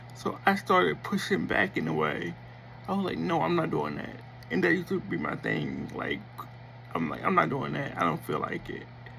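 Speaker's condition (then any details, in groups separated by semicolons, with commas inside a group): Cerebral palsy; affects motor skills and speech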